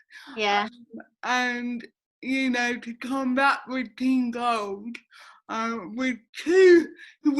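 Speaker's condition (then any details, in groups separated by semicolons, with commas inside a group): Cerebral palsy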